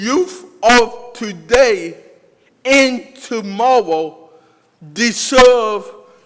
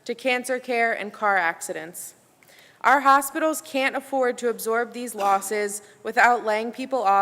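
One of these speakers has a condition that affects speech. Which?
The first: cerebral palsy; with intellectual disability; past speech therapy.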